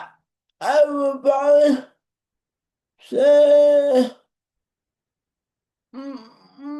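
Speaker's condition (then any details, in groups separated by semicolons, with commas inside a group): Cerebral palsy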